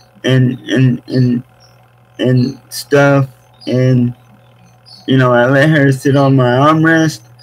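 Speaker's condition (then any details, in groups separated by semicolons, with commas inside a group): Cerebral palsy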